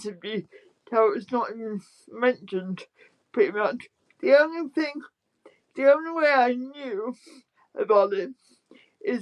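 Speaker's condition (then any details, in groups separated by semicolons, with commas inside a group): Spastic quadriplegic cerebral palsy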